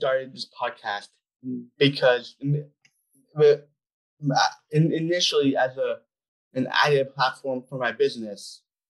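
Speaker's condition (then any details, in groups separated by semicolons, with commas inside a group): Down syndrome; called very articulate by host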